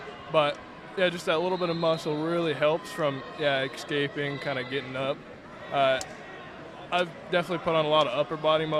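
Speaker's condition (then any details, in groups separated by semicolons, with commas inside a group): No condition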